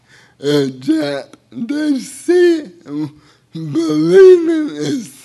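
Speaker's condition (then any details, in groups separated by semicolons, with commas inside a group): Cerebral palsy; involuntary hand movements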